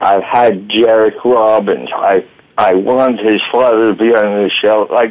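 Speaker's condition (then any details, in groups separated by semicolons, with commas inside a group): Voice box damage from tracheostomy; fire at 30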